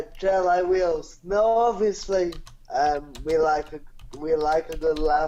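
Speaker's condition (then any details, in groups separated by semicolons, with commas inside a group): Cerebral palsy; non-progressive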